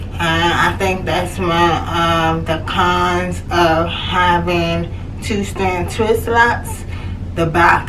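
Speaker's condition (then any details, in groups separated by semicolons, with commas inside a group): Cerebral palsy; from birth, left leg affected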